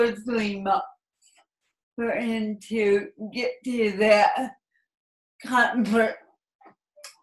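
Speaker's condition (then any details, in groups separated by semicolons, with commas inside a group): Cerebral palsy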